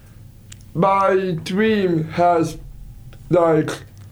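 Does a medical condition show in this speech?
Yes: Down syndrome; congenital, two holes in heart, open heart surgery under 5 months, four major ear surgeries, small ear canals; 21 years old; speaks slowly so listeners can understand.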